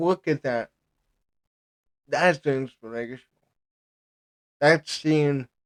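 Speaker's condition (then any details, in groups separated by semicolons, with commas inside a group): Cerebral palsy; speech affected by cerebral palsy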